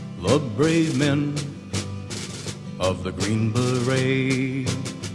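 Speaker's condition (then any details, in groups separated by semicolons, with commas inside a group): No condition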